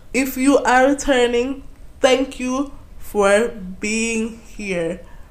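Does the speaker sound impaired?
Yes: cerebral palsy.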